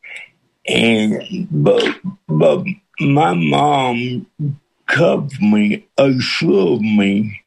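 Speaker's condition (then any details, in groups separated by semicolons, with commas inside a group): Cerebral palsy with speech impediment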